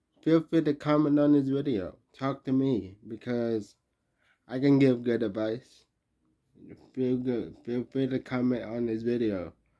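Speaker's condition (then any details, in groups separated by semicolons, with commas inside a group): Traumatic brain injury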